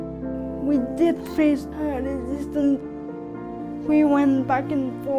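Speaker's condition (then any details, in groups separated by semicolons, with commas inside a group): Cerebral palsy; adolescent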